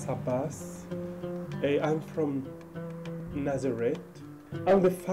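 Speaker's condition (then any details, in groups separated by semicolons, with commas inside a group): No condition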